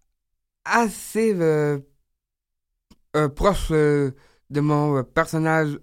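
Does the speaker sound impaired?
Yes: Down syndrome; age 30.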